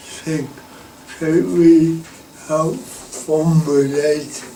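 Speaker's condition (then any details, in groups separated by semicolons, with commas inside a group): Cerebral palsy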